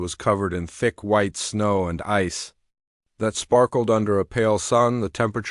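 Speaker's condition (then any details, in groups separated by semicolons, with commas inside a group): No condition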